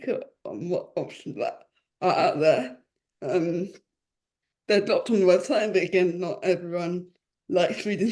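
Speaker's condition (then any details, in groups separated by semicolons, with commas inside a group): Cerebral palsy and dystonia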